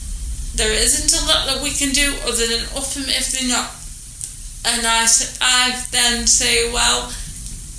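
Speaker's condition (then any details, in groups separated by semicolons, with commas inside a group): Cerebral palsy; relies on power chair, needs help with eating, drinking and all daily tasks, employs own staff team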